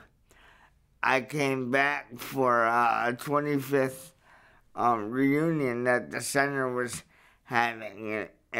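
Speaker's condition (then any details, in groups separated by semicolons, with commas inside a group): Cerebral palsy; verbal, able to speak up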